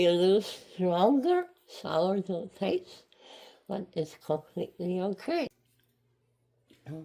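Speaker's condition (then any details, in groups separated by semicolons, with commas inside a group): Head and neck cancer; tracheostomy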